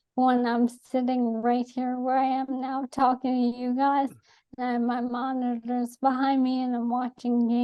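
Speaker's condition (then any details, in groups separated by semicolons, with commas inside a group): ALS; atypical case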